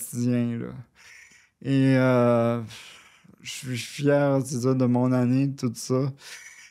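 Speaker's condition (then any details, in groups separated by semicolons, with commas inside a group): Cerebral palsy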